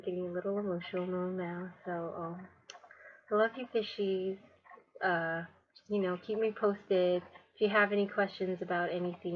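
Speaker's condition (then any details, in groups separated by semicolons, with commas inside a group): No condition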